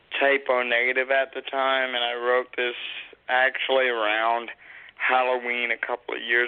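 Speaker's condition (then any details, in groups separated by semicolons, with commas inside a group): Cerebral palsy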